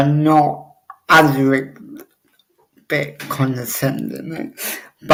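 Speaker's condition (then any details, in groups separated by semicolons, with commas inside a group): Cerebral palsy; obvious speech impediment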